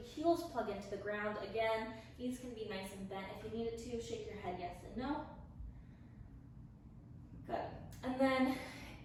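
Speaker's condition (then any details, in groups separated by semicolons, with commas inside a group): No condition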